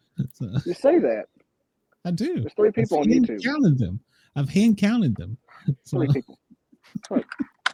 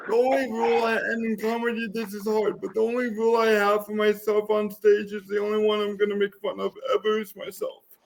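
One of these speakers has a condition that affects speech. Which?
The second: cerebral palsy; uses wheelchair; voice affected by condition.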